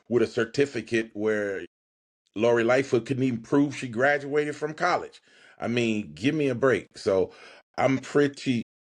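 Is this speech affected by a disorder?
No.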